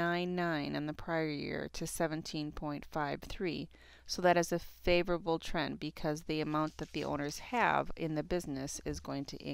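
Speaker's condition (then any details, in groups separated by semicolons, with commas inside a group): No condition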